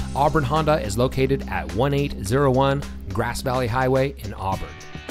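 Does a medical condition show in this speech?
No.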